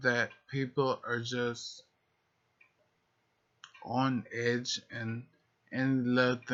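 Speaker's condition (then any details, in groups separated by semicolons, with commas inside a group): Multiple sclerosis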